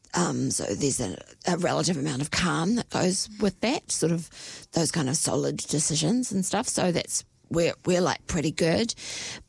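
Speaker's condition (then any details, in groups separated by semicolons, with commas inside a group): Spasmodic dysphonia; at onset voice doing weird stuff, could not get voice right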